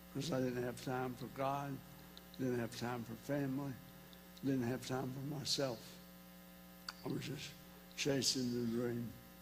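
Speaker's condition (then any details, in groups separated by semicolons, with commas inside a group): ALS; diagnosed about two weeks ago; vocal cord difficulty for one to two years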